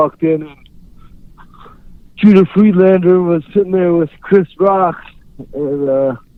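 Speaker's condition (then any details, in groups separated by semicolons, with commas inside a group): Cerebral palsy; unable to write or type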